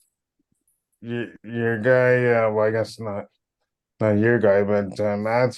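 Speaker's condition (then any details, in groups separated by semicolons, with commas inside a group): Cerebral palsy; power wheelchair since childhood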